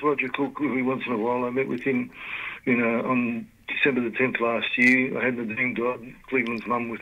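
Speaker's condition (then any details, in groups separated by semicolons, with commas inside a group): Parkinson's disease; diagnosed 2019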